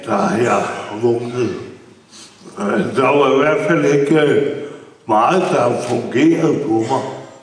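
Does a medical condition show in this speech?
Yes: brain injury.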